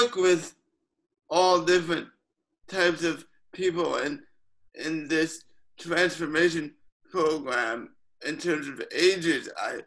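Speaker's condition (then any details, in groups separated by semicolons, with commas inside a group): Cerebral palsy; lifelong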